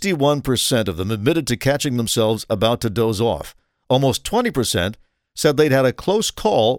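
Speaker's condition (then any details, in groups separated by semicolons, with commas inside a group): No condition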